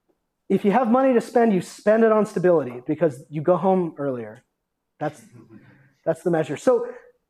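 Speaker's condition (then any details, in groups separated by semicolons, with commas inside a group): No condition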